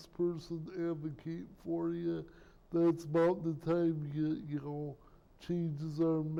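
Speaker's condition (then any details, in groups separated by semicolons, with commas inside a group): Cerebral palsy; speech impairment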